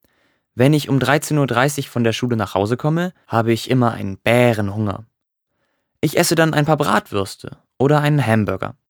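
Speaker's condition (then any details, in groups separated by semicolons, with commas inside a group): No condition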